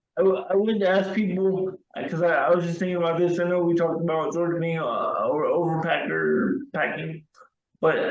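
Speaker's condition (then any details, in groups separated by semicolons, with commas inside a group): Cerebral palsy; wheelchair user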